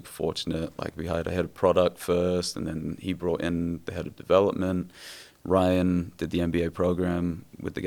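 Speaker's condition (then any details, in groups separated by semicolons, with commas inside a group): No condition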